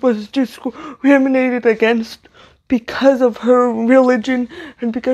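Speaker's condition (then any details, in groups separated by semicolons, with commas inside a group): Cerebral palsy, severe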